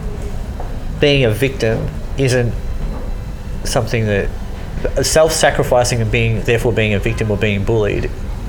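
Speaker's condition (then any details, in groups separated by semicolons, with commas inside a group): Cleft lip and palate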